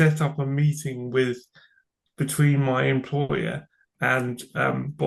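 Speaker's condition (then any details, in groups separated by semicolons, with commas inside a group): Cerebral palsy; from birth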